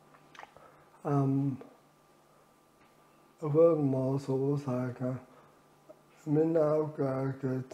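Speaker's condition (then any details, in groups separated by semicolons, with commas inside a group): Amyotrophic lateral sclerosis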